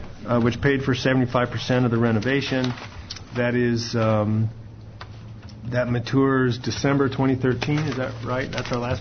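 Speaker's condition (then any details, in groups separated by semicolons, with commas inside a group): No condition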